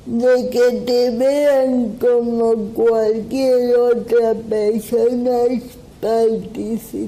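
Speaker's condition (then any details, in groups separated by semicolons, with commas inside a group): Cerebral palsy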